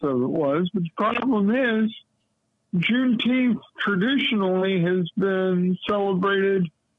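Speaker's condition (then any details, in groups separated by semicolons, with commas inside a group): Cerebral palsy; lifelong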